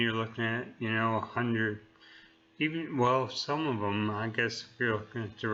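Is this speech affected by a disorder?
Yes: neurological disease.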